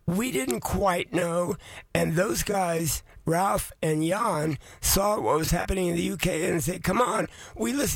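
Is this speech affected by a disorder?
Yes: voice changed after vocal cord surgery; voice changed since surgery, likened to Miles Davis after surgery, may sound less clear.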